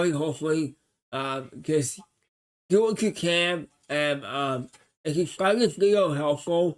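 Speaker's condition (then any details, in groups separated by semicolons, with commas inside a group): Cerebral palsy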